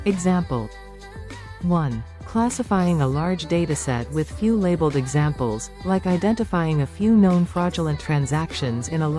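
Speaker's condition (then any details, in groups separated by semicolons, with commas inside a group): No condition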